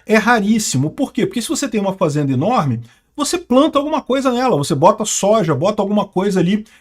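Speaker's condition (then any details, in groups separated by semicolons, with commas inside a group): No condition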